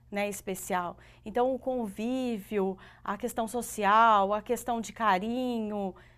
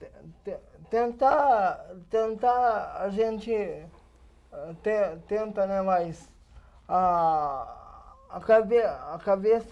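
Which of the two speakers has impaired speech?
The second: cerebral palsy; age 27.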